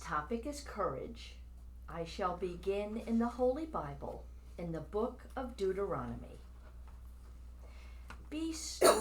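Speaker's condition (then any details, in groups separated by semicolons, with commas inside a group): No condition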